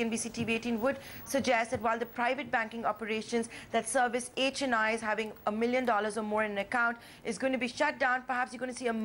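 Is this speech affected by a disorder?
No.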